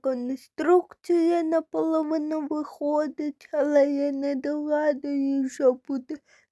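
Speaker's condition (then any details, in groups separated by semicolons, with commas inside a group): Cerebral palsy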